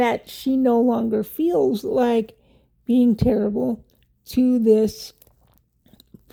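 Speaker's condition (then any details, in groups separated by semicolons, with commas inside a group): Cerebral palsy; wheelchair user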